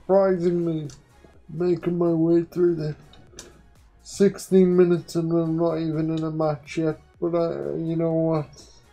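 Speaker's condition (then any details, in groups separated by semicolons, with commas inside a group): Quadriplegic cerebral palsy; uses one hand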